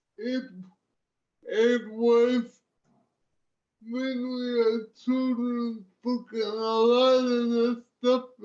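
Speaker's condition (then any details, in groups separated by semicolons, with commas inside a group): Cerebral palsy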